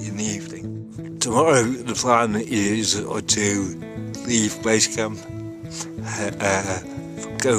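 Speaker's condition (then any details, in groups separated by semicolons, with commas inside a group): Cerebral palsy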